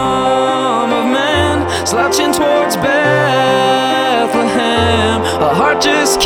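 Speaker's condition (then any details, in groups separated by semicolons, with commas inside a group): No condition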